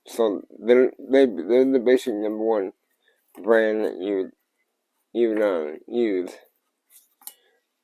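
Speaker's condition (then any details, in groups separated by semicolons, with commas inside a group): Cerebral palsy; tends to mess up words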